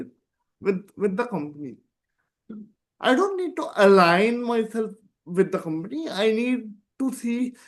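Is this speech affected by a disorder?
Yes: cerebral palsy; present from birth.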